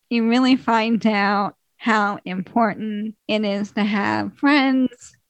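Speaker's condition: ALS; described as dying

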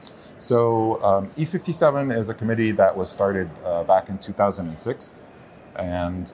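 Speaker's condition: No condition

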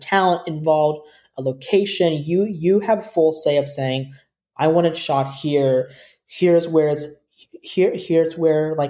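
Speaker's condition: Stuttering; developmental stutter since about age 5, persisted into adulthood, varied speech therapies and groups; repeated sounds, repeated words

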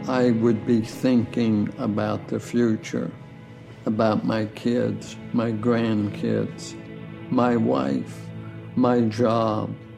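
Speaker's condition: ALS; diagnosed about 13 years ago

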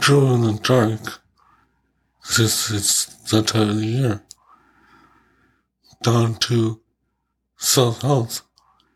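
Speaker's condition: ALS; cannot cough, throat secretions, severe reflux, stomach dysmotility, 4000-calorie liquid feeding, fundoplication considered; over four months after October respiratory crisis, voice not great; could not talk in October crisis, typed messages on phone, gurgly breathing then

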